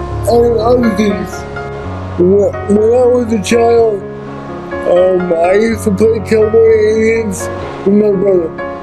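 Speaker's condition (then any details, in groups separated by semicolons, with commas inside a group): Cerebral palsy; unable to walk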